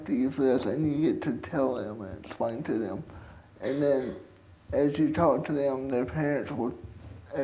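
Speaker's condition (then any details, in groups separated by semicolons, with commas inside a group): Cerebral palsy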